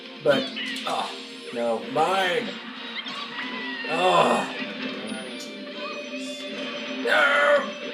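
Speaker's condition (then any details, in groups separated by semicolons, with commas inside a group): No condition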